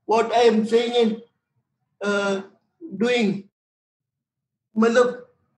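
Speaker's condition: Cerebral palsy; cerebral palsy since birth, wheelchair user, cannot walk; age 43; halting speech, repeats words, mixes Hindi and English

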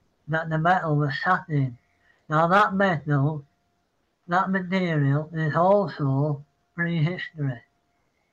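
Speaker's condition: Parkinson's; apologizes mid-sentence

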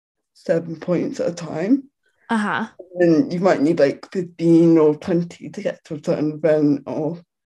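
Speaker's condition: Quadriplegic cerebral palsy; present from birth

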